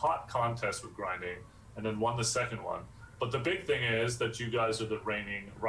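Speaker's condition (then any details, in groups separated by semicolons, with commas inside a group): No condition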